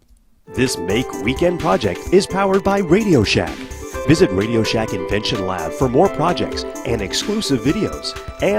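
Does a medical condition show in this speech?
No.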